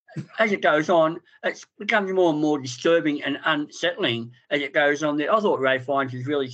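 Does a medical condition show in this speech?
Yes: cleft palate and lip; congenital, 14 years in and out of Royal Children's Hospital, plastic surgery, dental work; speech therapy in childhood at Royal Children's Hospital.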